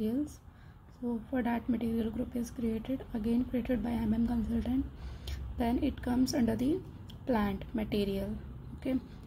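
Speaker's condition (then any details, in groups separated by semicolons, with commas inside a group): No condition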